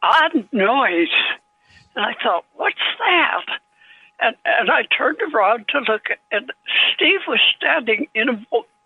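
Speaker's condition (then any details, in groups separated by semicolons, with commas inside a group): Parkinson's disease; developed after stroke and its aftermath, causes tremors, wrote book with one finger; age 90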